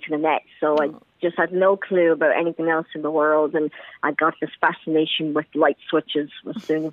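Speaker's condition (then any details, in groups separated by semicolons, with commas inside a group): Cleft palate; congenital cleft palate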